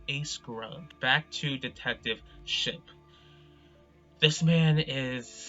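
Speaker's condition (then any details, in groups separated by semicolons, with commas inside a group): No condition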